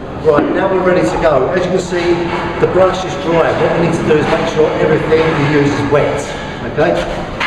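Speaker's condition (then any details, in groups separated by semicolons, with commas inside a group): No condition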